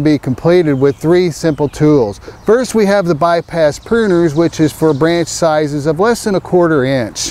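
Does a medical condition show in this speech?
No.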